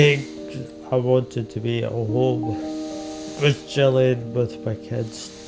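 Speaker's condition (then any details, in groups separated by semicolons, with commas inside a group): Motor neurone disease; tracheostomy after breathing deterioration; home ventilation via tracheostomy, previously mask ventilation, 2 months ICU; tracheostomy improved breathing and speech versus mask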